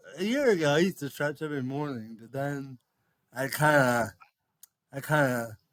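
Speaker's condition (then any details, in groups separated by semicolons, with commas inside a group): Cerebral palsy; speech affected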